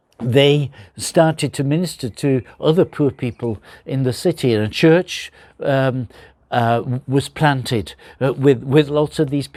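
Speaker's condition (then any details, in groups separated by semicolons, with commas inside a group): No condition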